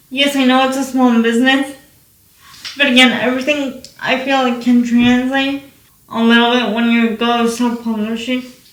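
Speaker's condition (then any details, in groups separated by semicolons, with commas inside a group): Cerebral palsy, spastic quadriplegic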